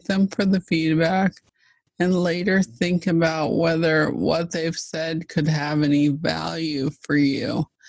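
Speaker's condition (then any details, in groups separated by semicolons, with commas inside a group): ALS (Lou Gehrig's disease)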